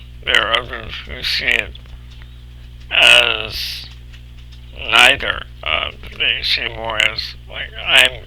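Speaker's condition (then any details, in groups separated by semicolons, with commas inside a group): Cerebral palsy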